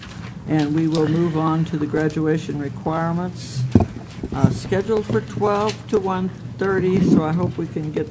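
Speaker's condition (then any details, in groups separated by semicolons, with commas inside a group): No condition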